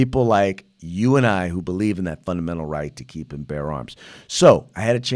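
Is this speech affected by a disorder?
No.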